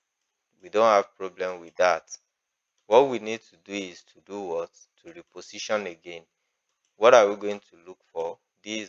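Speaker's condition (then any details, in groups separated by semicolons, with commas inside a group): No condition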